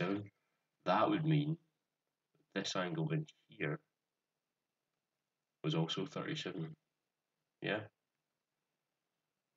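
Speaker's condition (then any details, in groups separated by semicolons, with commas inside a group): No condition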